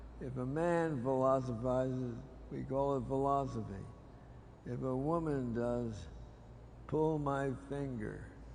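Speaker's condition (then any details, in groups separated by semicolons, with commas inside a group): Parkinson's disease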